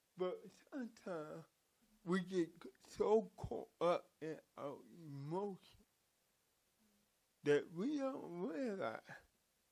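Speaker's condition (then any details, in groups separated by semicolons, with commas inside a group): Cerebral palsy; from birth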